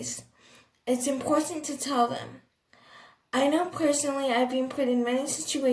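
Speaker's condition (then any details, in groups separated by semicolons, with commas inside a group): Cerebral palsy, athetoid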